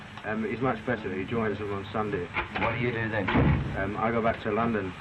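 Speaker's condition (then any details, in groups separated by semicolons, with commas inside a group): No condition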